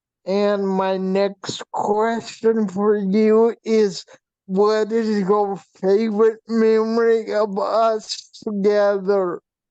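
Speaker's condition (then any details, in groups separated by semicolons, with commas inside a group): Vp shunt failure, brain pressure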